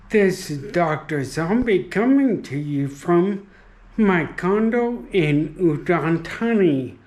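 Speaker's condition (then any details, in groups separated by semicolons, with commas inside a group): Traumatic brain injury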